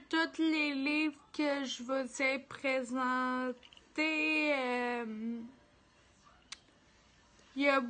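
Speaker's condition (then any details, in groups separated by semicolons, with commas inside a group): Ataxia; degenerative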